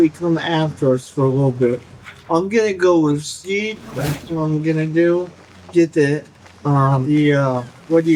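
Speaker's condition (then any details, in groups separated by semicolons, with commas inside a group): Cerebral palsy; only one hand usable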